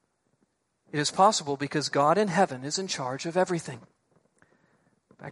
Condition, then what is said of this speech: None; typical speech.